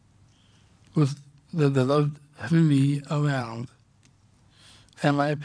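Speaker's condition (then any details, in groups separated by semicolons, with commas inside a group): Down syndrome; congenital, diagnosed at birth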